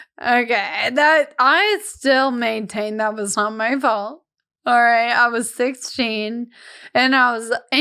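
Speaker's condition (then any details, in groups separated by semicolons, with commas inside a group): Friedreich's ataxia; slurred speech, sounds drunk, still understood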